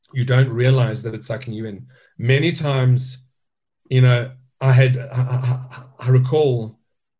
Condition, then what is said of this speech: Stuttering. And we built in a joke about the fact that I have a speech impediment into the dialogue.